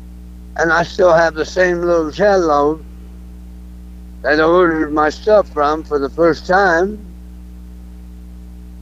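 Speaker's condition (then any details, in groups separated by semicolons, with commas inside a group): Throat cancer; speech not the best as result of throat cancer, may sound drunk, quit podcasts over it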